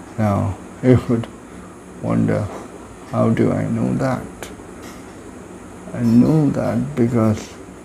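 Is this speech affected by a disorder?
Yes: cerebral palsy.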